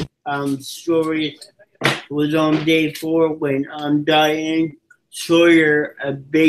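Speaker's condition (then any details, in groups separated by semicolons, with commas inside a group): Cerebral palsy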